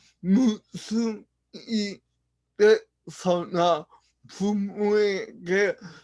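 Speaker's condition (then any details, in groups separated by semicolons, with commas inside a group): Brain lesion disability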